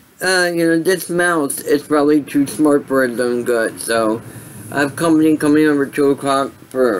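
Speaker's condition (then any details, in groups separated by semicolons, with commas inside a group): Cerebral palsy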